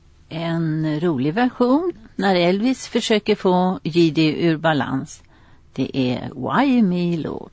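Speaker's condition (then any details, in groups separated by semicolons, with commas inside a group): No condition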